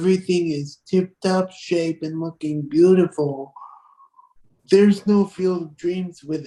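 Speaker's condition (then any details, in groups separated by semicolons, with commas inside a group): Cerebral palsy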